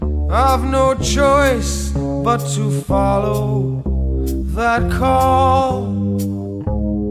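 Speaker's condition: No condition

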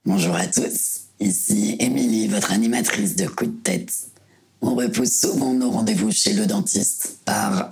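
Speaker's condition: Vocal cord cancer; head and neck cancer of vocal cords, onset under age 30

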